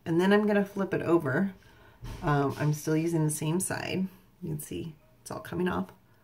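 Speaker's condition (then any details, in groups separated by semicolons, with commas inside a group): No condition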